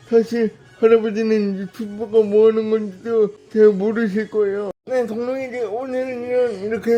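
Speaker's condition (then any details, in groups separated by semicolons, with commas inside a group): Brain lesion disability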